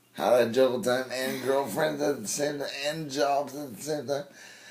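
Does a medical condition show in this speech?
Yes: brain injury; car accident; after car accident and 5-month coma.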